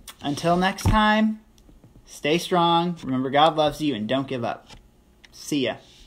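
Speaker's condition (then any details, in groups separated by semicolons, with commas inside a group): No condition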